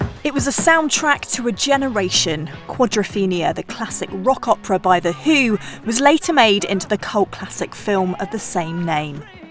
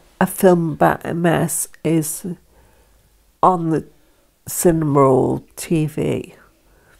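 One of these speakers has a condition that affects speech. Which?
The second: multiple sclerosis.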